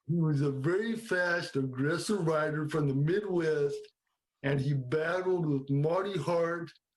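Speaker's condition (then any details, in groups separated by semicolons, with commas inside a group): Cerebral palsy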